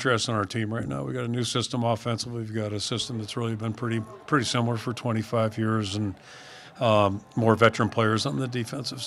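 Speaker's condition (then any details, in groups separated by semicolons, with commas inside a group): No condition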